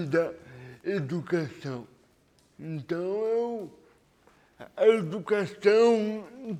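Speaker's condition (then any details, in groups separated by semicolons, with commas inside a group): Cerebral palsy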